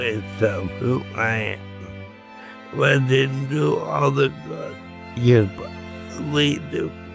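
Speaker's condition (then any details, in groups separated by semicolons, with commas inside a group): ALS; brain implant decoding intended speech; about two years since diagnosis, progressive, fatigue; voice changed first, slow, tiring, quiet, often not understood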